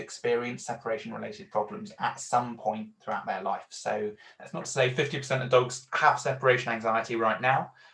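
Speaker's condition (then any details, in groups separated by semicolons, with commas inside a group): No condition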